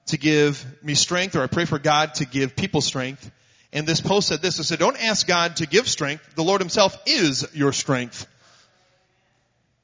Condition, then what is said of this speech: No condition.